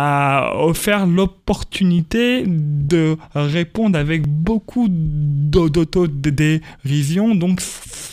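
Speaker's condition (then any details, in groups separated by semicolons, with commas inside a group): Stuttering; stuttering since early childhood at school, speech therapy helped, told elimination almost impossible; stuttering persists, described by him as an accent; repeated sounds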